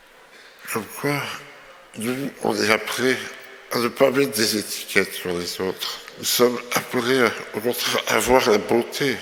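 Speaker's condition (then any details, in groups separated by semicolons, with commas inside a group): Myopathy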